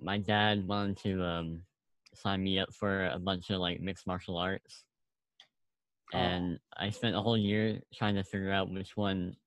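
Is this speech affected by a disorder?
Yes: cleft lip; unilateral cleft lip, one side only, milder than others, 18 surgeries so far, really bad underbite; bone graft still pending as earlier graft too small, jaw surgery planned to shift jaw back.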